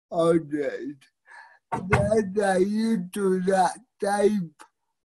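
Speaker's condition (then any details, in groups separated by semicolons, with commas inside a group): Cerebral palsy; typed assignments and projects up to degree via digital advisory and learning center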